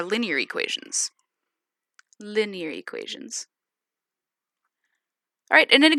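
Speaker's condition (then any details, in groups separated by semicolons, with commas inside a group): No condition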